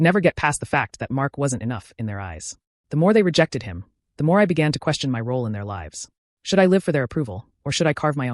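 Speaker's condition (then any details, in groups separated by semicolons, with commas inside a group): No condition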